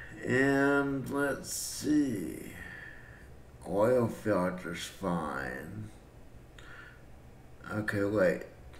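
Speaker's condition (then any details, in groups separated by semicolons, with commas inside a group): Cerebral palsy; breathing fine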